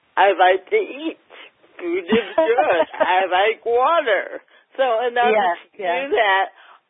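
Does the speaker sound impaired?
Yes: cerebral palsy, mild; mildly affects speech.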